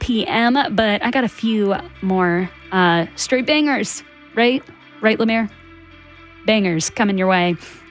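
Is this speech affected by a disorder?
No.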